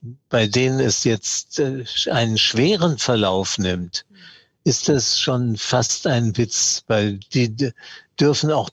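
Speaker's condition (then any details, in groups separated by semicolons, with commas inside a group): Parkinson's disease; diagnosed at age 75, years of trembling before diagnosis, once put down to stage fright; milder course than severe cases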